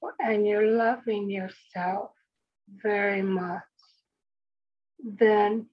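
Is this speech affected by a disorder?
Yes: speech impediment; possibly a bit slower than before.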